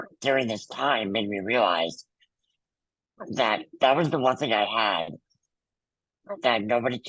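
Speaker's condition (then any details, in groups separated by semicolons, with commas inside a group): Muscular dystrophy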